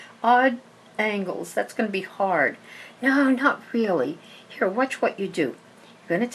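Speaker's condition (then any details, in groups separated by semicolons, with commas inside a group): No condition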